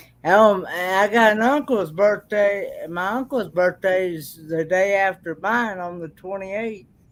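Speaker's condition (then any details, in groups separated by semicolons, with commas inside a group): Cerebral palsy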